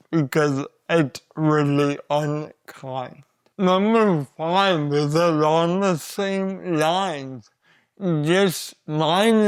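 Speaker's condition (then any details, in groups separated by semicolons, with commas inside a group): Cerebral palsy; voice often not understood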